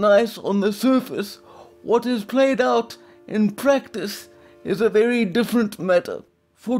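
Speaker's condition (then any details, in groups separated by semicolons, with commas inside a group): Quadriplegic cerebral palsy, severe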